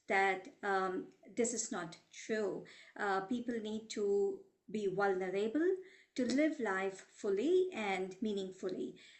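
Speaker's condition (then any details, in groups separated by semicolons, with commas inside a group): No condition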